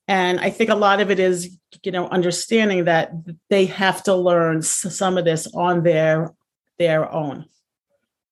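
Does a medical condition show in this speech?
Yes: stuttering; here repeated words, prolonged sounds.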